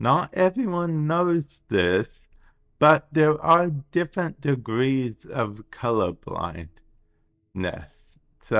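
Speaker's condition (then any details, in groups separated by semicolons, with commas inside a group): Cerebral palsy; altered speech patterns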